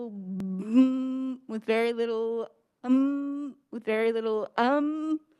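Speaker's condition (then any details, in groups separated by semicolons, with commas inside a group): Cerebral palsy; stutters, clearer when medicated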